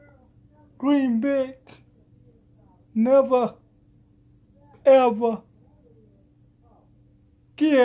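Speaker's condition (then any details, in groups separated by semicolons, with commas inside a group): Cerebral palsy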